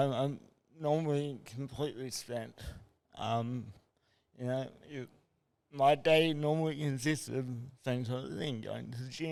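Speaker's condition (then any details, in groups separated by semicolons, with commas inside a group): Cerebral palsy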